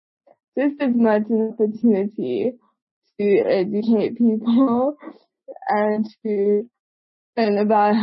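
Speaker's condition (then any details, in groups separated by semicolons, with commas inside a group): Cerebral palsy; present from birth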